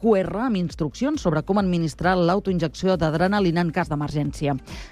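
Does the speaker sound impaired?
No.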